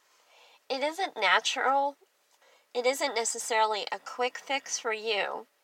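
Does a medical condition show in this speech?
Yes: cleft lip and palate; congenital, past surgeries, wears hearing aids; clear speech.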